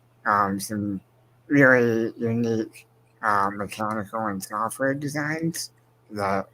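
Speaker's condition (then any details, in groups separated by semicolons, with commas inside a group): Spinal muscular atrophy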